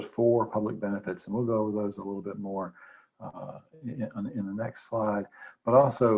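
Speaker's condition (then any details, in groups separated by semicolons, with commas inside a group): No condition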